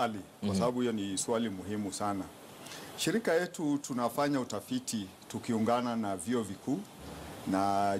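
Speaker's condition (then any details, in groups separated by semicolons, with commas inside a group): No condition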